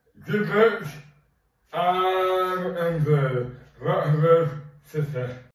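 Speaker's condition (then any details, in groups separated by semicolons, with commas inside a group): Dystonia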